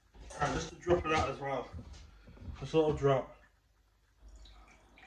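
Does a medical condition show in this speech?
No.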